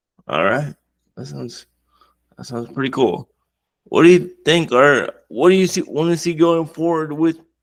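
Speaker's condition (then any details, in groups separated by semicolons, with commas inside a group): Cerebral palsy; wheelchair user; more severe than minor spastic diplegia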